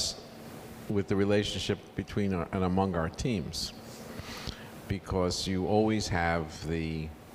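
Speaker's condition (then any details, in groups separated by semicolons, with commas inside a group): No condition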